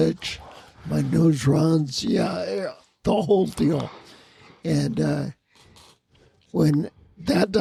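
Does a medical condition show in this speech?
Yes: spinocerebellar ataxia.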